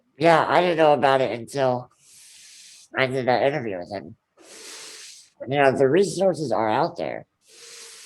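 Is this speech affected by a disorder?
Yes: ullrich congenital muscular dystrophy; congenital, rare form of muscular dystrophy.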